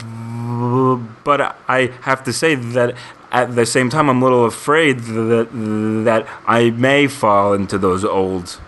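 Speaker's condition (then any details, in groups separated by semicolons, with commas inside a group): Stuttering; tries not to avoid stuttering most of the time, sometimes on verge of avoiding; prolonged sounds, blocks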